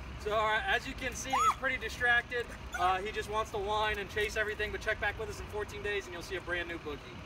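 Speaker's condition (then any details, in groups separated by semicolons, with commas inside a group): No condition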